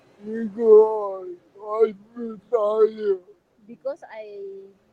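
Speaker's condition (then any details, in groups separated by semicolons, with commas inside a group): Severe cerebral palsy; severe, types with toes, past surgery; more pain since surgery, fatigue; speech hard to understand, wife interprets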